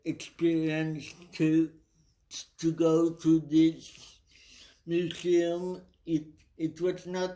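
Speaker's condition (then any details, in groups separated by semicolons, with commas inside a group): Cerebral palsy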